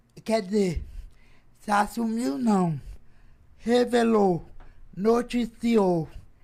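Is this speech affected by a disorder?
Yes: cerebral palsy.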